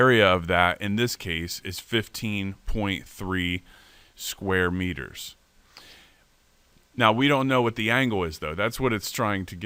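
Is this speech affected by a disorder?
No.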